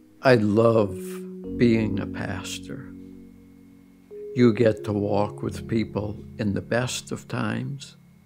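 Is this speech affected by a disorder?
Yes: ALS; progressive; over 10 years since diagnosis, doing well.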